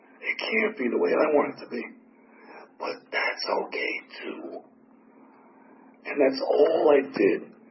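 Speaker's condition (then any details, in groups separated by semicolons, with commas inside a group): Tracheotomy; tracheotomy for 4 years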